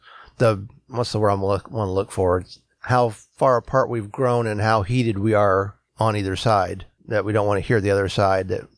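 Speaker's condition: No condition

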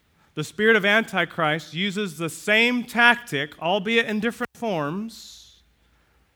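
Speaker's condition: No condition

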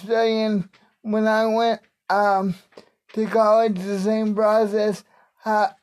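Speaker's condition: Cerebral palsy; wheelchair user

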